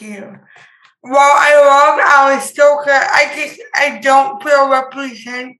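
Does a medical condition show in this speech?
Yes: impaired speech; motorized wheelchair user.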